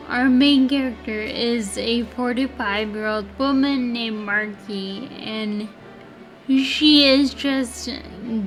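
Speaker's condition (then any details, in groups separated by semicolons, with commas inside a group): Friedreich's ataxia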